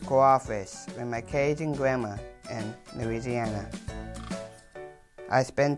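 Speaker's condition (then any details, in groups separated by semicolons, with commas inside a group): Down syndrome; trisomy 21, low muscle tone in every muscle, up to 30% more energy for activity, short arms and legs; speech really hard due to low muscle tone and tongue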